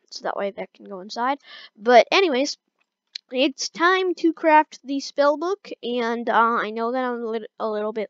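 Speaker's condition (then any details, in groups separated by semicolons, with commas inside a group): No condition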